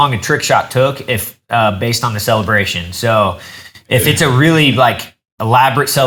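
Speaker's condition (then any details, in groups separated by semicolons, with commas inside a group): No condition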